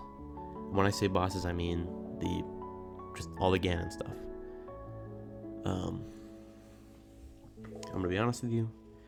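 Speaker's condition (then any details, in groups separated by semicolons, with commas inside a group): No condition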